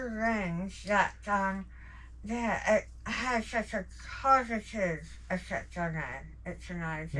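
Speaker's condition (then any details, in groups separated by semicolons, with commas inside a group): Jaw cancer surgery; tracheostomy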